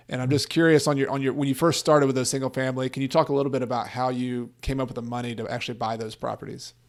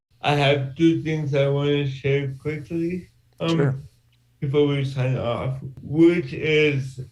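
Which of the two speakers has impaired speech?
The second: cerebral palsy; from birth.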